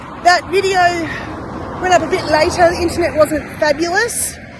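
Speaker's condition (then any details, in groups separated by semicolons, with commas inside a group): No condition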